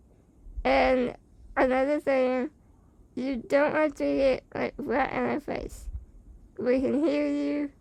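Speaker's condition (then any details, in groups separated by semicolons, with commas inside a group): Spinal muscular atrophy type 2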